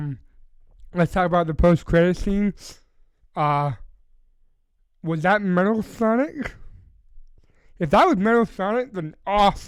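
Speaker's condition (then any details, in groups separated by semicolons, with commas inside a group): Cerebral palsy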